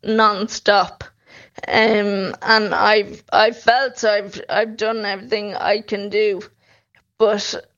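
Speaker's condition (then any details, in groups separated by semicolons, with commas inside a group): Friedreich's ataxia; drug treatment refused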